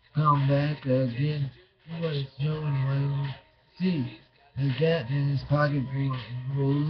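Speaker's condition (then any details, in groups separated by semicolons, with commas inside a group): Brain injury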